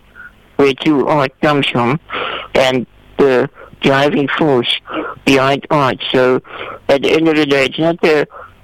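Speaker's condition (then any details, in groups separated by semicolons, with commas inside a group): Spinal muscular atrophy type 2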